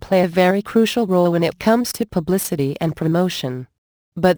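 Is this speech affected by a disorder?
No.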